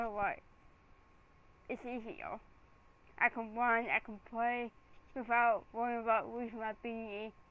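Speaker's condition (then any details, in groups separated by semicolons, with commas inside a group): Cerebral palsy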